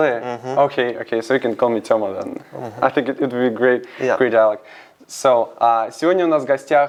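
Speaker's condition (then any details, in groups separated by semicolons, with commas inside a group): No condition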